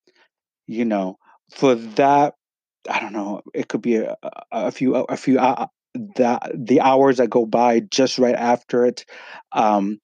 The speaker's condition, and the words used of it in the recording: Stuttering. So me, I have anxiety. I deal with depression, anxiety, OCD, and I stutter as well.